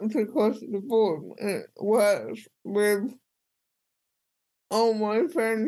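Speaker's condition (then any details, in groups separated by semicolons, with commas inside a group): Cerebral palsy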